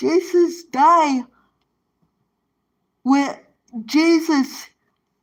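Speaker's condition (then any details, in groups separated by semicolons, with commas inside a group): Cerebral palsy; present from birth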